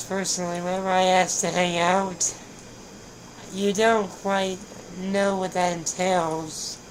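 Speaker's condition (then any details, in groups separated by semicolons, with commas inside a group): Spinal muscular atrophy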